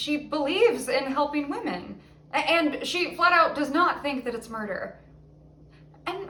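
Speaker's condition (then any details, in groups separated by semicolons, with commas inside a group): No condition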